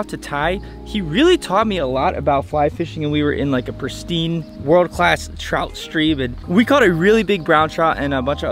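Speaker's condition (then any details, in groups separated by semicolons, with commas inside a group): No condition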